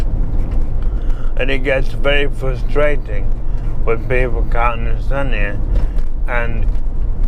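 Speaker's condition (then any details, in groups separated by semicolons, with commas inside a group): MND; synthetic voice from banked voice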